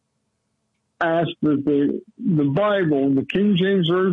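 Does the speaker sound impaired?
Yes: cerebral palsy; lifelong.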